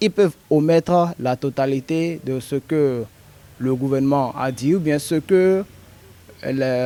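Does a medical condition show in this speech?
No.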